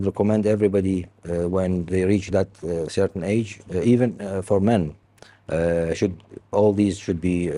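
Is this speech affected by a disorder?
No.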